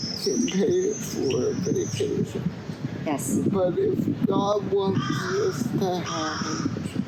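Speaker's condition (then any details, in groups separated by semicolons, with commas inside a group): Cerebral palsy; cannot walk unaided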